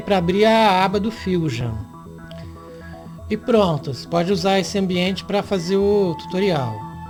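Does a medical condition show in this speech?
No.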